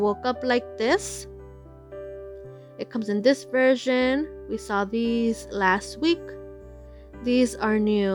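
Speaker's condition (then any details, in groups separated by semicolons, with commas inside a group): No condition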